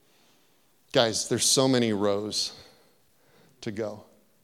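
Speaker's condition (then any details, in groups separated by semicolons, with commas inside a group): No condition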